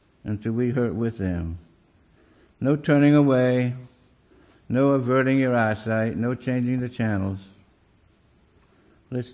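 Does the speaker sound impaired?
Yes: Parkinson's disease; small handwriting.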